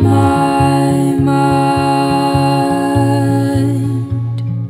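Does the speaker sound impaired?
No.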